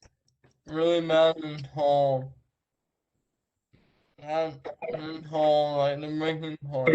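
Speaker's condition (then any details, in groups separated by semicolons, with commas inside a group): Traumatic brain injury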